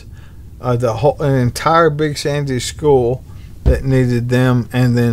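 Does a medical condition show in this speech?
Yes: ALS; bulbar-upper onset, tongue.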